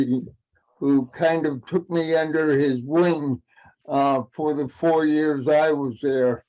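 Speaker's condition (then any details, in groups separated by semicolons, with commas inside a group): Cerebral palsy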